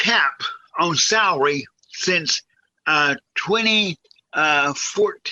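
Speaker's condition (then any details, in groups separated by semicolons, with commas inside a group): Cerebral palsy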